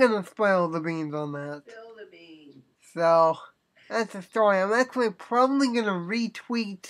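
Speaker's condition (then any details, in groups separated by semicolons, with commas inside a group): Cerebral palsy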